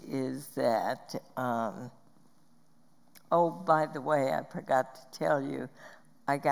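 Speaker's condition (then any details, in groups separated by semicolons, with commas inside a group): Spasmodic dysphonia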